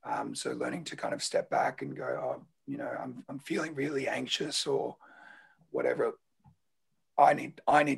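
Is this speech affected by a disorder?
Yes: laryngeal cancer; laryngeal tumour removed by surgery then regrew, voice box kept, voice box removal if it recurs; told in remission two weeks ago after radiotherapy to larynx, monthly checkups, age 28; raspy voice led to diagnosis, voice still wrecked for a while, swallowing painful during radiotherapy.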